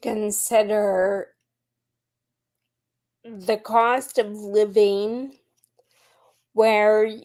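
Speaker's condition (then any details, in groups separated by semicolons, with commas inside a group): Friedreich's ataxia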